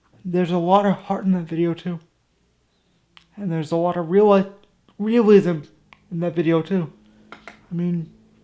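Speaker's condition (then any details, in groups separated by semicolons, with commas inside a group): Cerebral palsy; from birth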